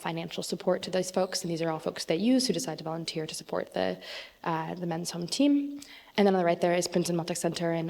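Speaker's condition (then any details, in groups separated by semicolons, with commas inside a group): No condition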